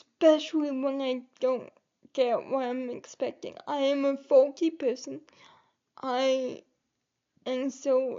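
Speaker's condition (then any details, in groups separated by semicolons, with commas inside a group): Cerebral palsy; quadriplegic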